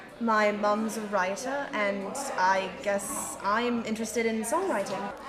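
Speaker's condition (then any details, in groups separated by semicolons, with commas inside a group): No condition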